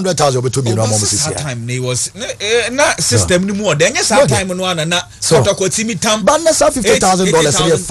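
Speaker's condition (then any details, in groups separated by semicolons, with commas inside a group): No condition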